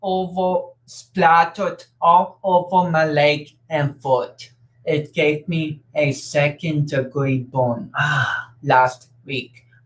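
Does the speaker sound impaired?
Yes: cerebral palsy; umbilical cord slightly wrapped around neck.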